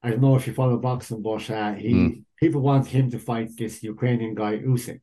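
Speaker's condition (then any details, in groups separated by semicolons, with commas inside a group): Cleft lip and palate; rhinoplasty likely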